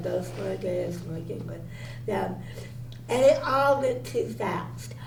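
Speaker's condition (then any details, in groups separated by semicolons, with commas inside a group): Cerebral palsy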